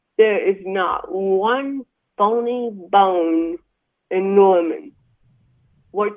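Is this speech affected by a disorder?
Yes: cerebral palsy; about 63 years old.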